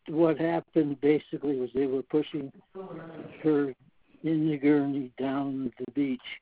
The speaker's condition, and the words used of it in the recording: Parkinson's disease. Is it a possibility if you could just speak a little bit louder?